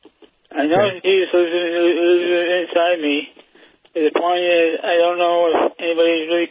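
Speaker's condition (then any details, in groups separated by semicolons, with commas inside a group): Parkinson's; gave up driving license due to condition, no transportation, trouble holding phone to ear; says talking is hard, speech a little difficult to understand, speakerphone needed for loudness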